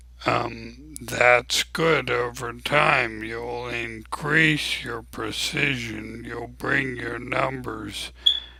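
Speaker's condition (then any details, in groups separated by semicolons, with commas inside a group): ALS; abnormally slow voice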